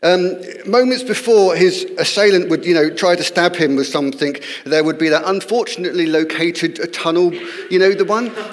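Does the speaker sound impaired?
No.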